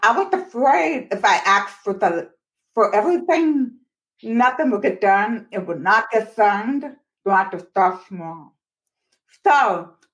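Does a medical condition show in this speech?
Yes: profoundly deaf, born profoundly deaf; profound deafness from birth, wears bionic ear, uses captioning and relay services; speaks rather than signs, cannot hear to talk on phone, uses texting instead.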